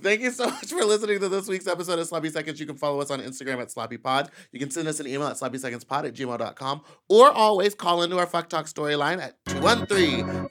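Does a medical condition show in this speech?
No.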